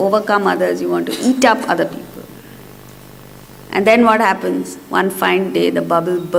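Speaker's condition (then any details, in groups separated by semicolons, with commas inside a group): No condition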